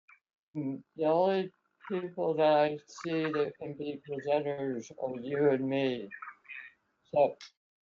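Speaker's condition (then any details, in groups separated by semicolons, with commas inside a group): Head and neck cancer; survivor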